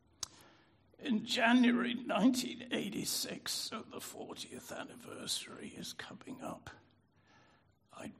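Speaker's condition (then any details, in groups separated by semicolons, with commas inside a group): Spasmodic dysphonia; catch in voice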